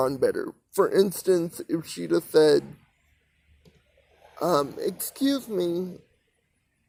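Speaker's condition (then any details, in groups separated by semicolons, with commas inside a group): Cerebral palsy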